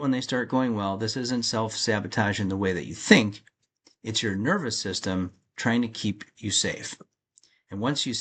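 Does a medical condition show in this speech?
No.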